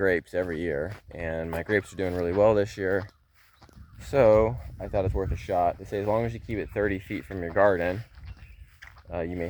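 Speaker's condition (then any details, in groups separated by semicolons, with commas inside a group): No condition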